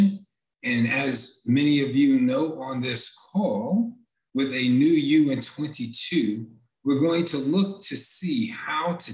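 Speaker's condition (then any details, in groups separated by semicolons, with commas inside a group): No condition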